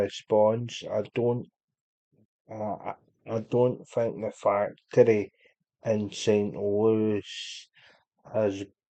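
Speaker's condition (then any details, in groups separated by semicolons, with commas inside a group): Cerebral palsy; unable to walk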